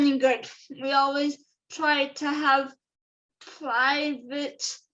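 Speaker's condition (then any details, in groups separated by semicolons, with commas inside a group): Cerebral palsy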